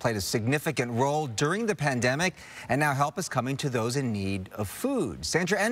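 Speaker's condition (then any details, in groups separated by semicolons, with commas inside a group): No condition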